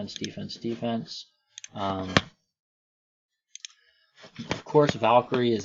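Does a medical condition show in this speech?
No.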